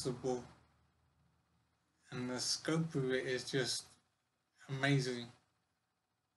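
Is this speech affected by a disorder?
Yes: brain injury; severe.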